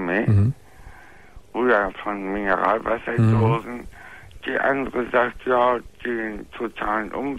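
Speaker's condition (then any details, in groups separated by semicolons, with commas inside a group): Floor of mouth cancer; found at yearly dental check, extensive operation, heavy blood loss, jaw affected, taste lost; operated last year, jaw rebuild with thigh tissue possible, major two-team operation; speaks differently, mostly understood, some words asked again, mute right after surgery, wrote notes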